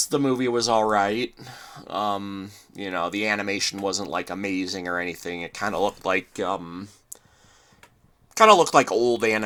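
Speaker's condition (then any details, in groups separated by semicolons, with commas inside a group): No condition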